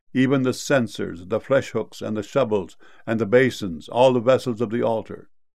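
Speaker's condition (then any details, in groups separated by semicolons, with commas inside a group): No condition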